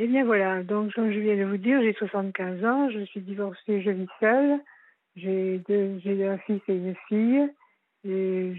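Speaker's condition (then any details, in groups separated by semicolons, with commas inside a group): Parkinson's disease; left leg dragging, frequent tripping, noticed by sports coach, diagnosed by rheumatologist, confirmed by neurologist; four years since diagnosis, unchanged treatment without side effects, leg dragging gone, Marseille neurologist six-monthly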